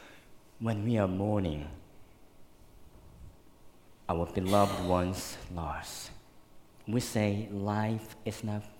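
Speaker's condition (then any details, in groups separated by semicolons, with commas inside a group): Cleft lip and palate, severe; congenital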